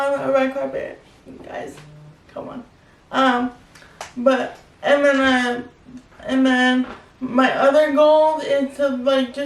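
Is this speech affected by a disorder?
Yes: spastic quadriplegic cerebral palsy.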